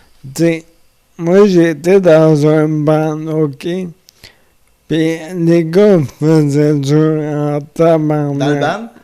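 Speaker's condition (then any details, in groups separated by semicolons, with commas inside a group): Amyotrophic lateral sclerosis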